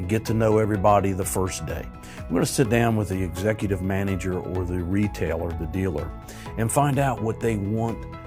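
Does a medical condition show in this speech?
No.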